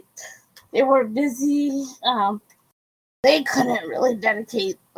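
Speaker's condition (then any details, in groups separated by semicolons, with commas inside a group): Cerebral palsy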